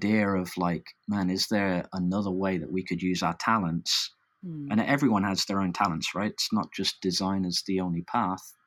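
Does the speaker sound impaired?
No.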